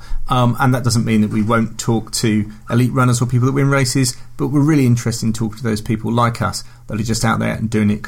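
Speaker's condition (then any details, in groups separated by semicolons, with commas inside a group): No condition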